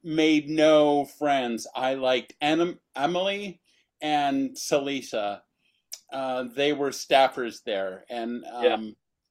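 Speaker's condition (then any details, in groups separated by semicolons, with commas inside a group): Aphasia; apraxia after stroke following rewiring surgery on one of two brain aneurysms, 6-week hospitalization; earlier could not talk, trouble reading aloud, word-finding difficulty with apraxia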